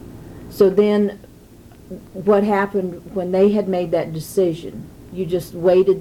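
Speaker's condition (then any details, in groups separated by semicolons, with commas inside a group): No condition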